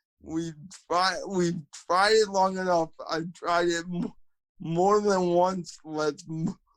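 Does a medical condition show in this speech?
Yes: cerebral palsy, spastic quadriplegia.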